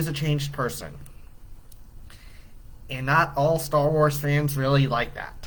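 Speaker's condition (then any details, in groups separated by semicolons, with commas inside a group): No condition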